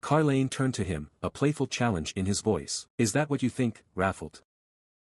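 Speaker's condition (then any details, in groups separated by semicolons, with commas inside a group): No condition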